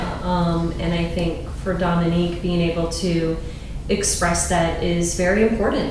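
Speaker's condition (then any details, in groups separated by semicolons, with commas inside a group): No condition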